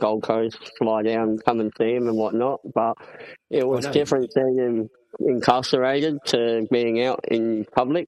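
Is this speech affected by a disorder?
Yes: cleft palate; congenital.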